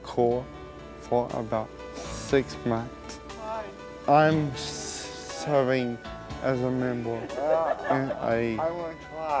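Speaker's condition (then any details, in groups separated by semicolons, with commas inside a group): Cerebral palsy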